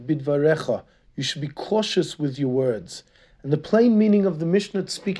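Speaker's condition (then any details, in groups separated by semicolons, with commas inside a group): No condition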